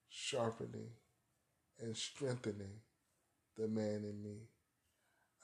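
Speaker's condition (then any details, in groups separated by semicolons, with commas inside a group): Cerebral palsy; arthritis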